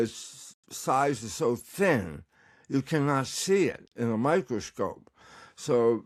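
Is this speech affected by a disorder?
Yes: tongue cancer; recovering, tongue exercises.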